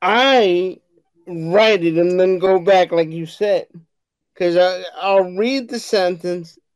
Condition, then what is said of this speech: Cerebral palsy. Sometimes it goes high, sometimes it goes low.